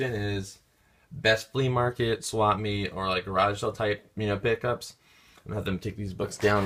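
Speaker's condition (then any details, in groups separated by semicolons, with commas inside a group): No condition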